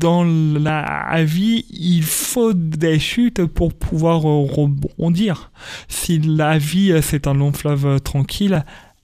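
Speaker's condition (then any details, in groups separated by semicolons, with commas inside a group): Stuttering; stuttering since early childhood at school, speech therapy helped, told elimination almost impossible; stuttering persists, described by him as an accent; prolonged sounds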